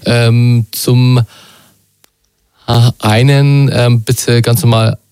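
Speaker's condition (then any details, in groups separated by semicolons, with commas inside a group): Stuttering; age 21; audible breaks during interview, gets stuck on words then continues; fluency varies, sometimes completely fluent, sometimes blocks, knows words but they do not come out; repeated sounds, blocks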